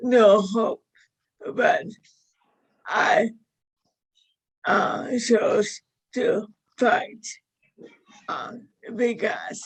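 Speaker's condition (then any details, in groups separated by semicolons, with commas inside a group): Motor neuron disease; severe spasticity in hips and legs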